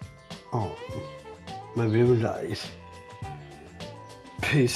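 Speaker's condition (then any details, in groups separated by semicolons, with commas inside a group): Down syndrome; age 38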